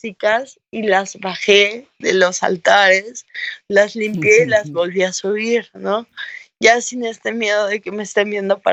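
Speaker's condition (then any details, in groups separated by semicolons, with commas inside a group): Cerebral palsy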